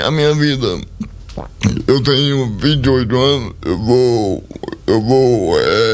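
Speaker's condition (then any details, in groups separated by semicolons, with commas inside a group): Cerebral palsy; speech not normal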